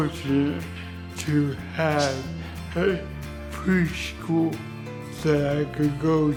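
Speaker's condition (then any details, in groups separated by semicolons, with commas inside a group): Cerebral palsy; present from birth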